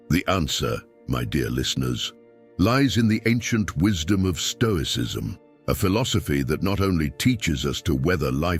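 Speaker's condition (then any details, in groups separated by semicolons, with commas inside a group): No condition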